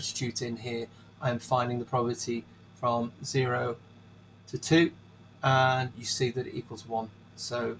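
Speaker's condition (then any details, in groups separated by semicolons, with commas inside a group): No condition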